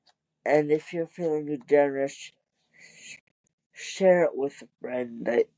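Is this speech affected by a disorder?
Yes: cerebral palsy; wheelchair user.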